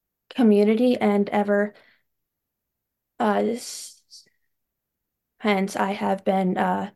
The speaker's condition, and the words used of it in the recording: Stuttering. But my stuttering and hearing loss are not really affecting one another.